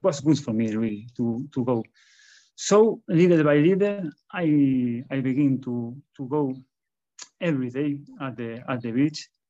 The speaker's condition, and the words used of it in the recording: Stuttering. And when I start to talk in public, I stutter a lot because I am really introverted and I'm really shy.